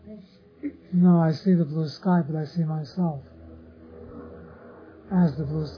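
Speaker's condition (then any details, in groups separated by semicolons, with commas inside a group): Parkinson's disease; others offer remedies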